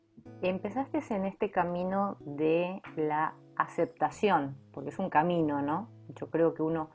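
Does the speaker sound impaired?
No.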